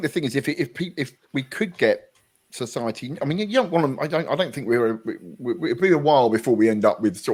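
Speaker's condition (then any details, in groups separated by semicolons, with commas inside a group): No condition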